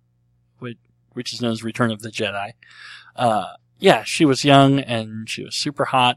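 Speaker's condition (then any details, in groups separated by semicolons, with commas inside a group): Cleft lip and palate; cleft lip and palate since birth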